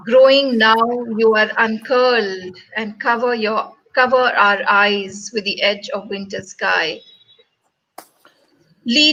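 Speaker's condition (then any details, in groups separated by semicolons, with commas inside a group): No condition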